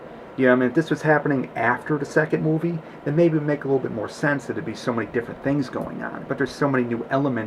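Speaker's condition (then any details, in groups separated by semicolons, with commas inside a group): No condition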